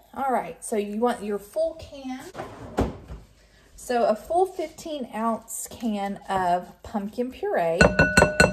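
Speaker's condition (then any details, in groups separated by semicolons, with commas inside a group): No condition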